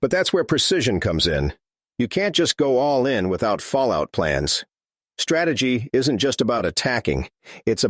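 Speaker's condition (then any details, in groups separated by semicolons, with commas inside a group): No condition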